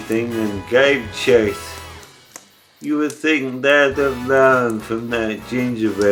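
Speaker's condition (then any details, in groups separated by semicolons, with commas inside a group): ALS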